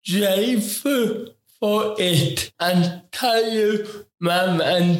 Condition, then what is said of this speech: Cerebral palsy. I have a packet of which infect my talking, my movement,